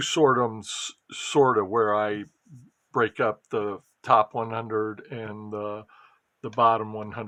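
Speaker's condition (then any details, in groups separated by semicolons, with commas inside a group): No condition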